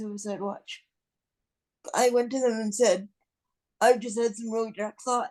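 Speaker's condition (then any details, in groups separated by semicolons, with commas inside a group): Cerebral palsy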